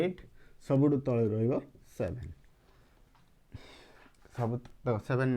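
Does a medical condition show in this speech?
No.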